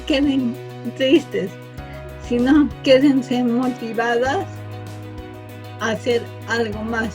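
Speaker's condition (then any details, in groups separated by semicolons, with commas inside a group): Cerebral palsy from birth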